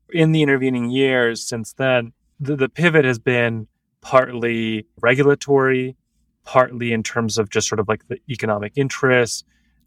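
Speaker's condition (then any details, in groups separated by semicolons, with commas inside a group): No condition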